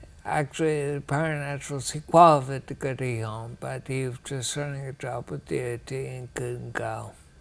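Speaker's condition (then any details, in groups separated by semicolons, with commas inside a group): Ataxia; rare, progressive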